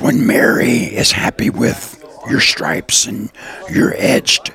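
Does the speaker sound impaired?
Yes: throat cancer survivor; raspy voice.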